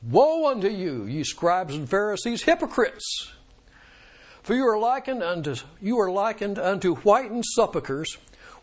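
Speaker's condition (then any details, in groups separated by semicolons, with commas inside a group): No condition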